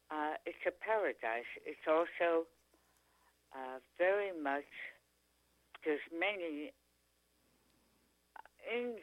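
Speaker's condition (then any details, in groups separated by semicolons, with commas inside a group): Tongue cancer; feeding tube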